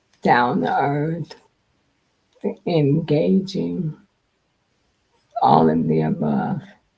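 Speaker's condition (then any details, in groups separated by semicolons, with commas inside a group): Multiple sclerosis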